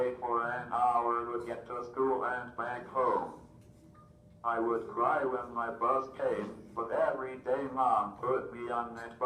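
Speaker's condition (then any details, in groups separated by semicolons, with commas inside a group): Cerebral palsy, athetoid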